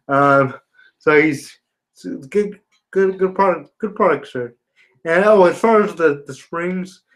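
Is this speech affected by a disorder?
Yes: spastic quadriplegia cerebral palsy.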